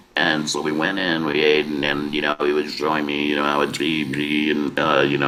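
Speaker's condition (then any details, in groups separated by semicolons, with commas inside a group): Laryngectomy, electrolarynx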